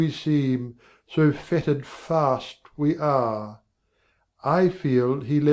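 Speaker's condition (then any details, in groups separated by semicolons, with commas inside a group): No condition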